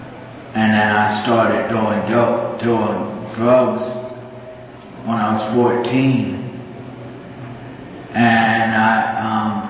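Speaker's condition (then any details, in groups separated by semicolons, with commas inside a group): Mild cerebral palsy; cannot stand up long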